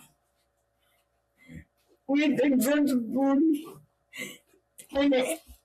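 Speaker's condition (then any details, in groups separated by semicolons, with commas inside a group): Cerebral palsy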